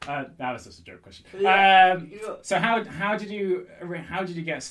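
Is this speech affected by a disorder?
No.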